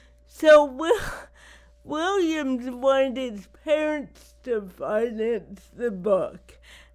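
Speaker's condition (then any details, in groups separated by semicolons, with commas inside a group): Cerebral palsy; wears down with age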